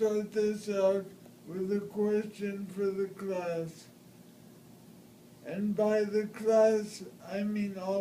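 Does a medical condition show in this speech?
Yes: brain injury; traumatic brain injury; recovery through most of 30s.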